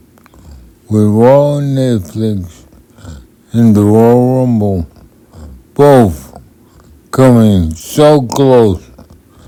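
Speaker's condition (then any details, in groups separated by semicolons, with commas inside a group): Multiple sclerosis; affects left side and voice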